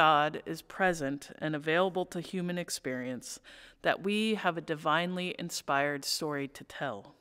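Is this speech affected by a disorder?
No.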